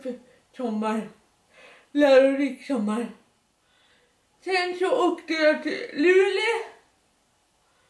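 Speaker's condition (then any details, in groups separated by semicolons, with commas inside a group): Dyskinetic cerebral palsy; dyskinetic form, severe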